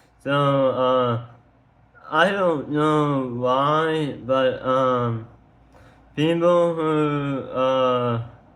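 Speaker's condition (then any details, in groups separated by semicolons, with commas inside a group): Tongue cancer surgery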